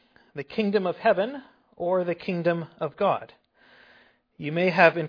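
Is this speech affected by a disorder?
No.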